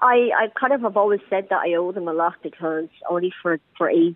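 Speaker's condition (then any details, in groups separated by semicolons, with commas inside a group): Cleft palate; congenital cleft palate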